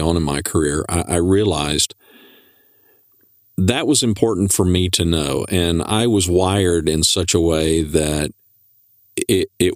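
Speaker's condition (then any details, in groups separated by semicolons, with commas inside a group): No condition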